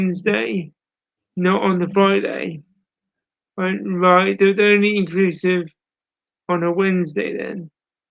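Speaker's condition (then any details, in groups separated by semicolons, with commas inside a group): Cerebral palsy; speech impairment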